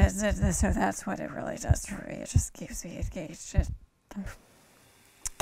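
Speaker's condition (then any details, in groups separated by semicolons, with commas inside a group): ALS; onset in shoulder and hands, starting left arm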